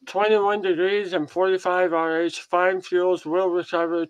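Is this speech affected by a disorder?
Yes: head and neck cancer surgery; large tumor removed from side of neck, reconstructive surgery, crooked head since; survivor, about 14 years since diagnosis, 43% five-year survival odds then; ongoing throat challenges.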